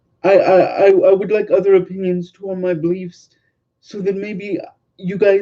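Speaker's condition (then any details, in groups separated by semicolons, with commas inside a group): Cerebral palsy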